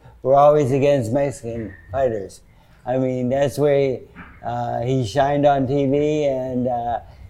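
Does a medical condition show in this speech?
Yes: Parkinson's disease; symptoms said less severe than another Parkinson's patient's.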